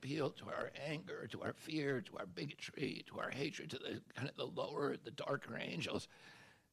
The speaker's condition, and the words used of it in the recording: Spasmodic dysphonia. And in 1996, my voice suddenly got very rough and shaky.